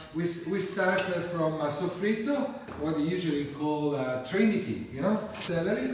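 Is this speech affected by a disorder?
No.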